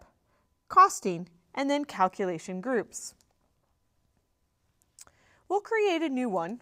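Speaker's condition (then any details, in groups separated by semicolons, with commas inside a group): No condition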